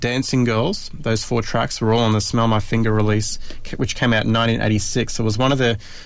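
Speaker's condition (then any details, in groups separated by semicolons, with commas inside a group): No condition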